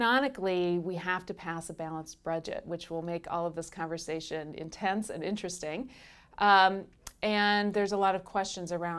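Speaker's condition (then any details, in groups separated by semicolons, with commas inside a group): No condition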